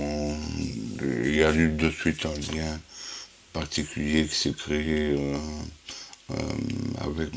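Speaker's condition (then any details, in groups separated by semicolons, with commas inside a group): Huntington's disease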